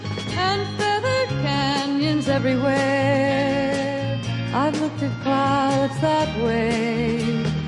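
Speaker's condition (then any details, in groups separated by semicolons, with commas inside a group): No condition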